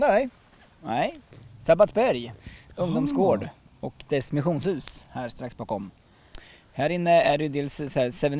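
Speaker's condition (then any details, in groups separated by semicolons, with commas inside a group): No condition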